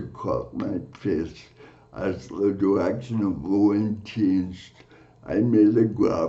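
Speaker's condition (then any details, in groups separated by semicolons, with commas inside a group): Cerebral palsy; from birth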